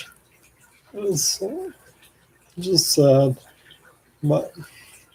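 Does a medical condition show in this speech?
Yes: ALS; arms, neck and throat affected; 4 years since diagnosis, 14 years since symptom onset; increasing slurring, saliva and phlegm buildup, frequent swallowing, tired voice.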